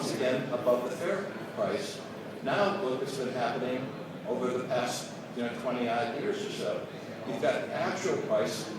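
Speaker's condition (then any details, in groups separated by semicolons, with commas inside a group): No condition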